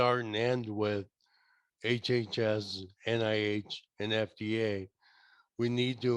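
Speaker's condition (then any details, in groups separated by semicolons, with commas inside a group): ALS; about four years since diagnosis, investigational therapy, earlier clinical trial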